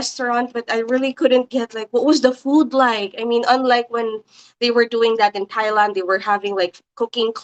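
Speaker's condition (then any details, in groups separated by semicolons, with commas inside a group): No condition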